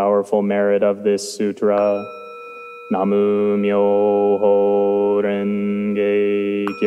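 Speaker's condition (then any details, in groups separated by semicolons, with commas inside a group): No condition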